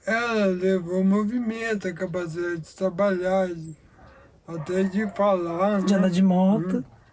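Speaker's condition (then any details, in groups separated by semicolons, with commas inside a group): Amyotrophic lateral sclerosis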